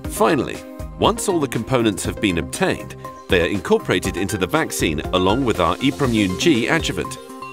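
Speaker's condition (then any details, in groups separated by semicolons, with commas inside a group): No condition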